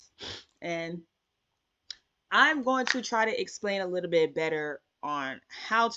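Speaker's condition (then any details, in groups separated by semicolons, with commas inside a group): No condition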